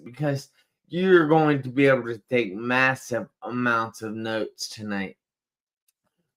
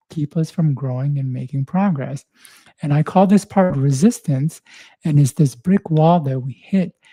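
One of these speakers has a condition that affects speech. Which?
The first: traumatic brain injury; accident, broken neck, fractured jaw, punctured lung.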